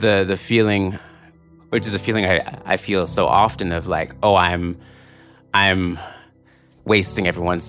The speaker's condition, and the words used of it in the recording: Stuttering. We kept in his stutter and kept the conversation to real time as much as possible to stay true to his natural pace of speaking.